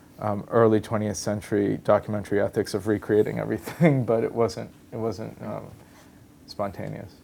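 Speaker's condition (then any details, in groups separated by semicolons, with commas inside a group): No condition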